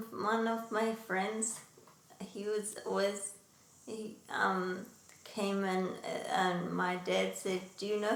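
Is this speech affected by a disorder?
Yes: traumatic brain injury.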